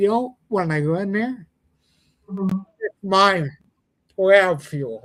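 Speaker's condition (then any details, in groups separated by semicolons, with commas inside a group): Ataxia; speech impediment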